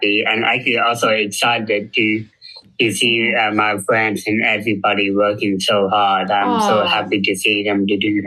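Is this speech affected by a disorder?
Yes: Down syndrome; intellectual disability.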